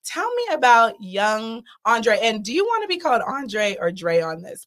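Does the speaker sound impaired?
No.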